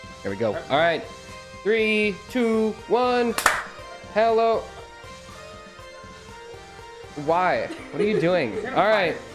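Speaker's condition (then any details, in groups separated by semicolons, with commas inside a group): No condition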